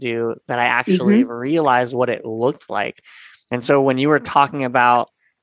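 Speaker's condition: Cleft palate and lip; seven surgeries before age 7

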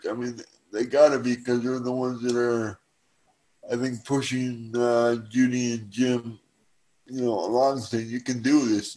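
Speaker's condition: Cerebral palsy; spastic type, uses wheelchair for mobility

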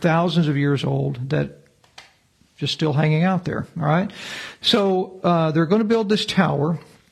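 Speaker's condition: No condition

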